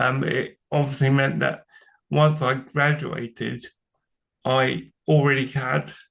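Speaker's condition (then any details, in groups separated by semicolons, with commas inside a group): Cerebral palsy; from birth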